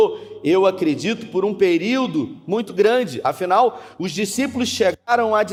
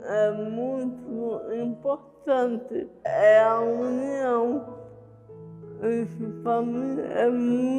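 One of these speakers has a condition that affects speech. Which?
The second: cerebral palsy; affects motor coordination, walking, hand use; non-walking, no motor coordination, cannot write; great difficulty speaking.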